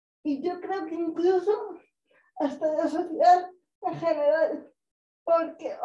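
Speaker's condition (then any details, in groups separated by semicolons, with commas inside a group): Cerebral palsy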